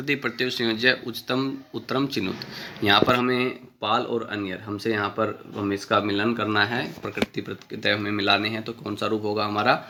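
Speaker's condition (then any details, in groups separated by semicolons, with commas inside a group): No condition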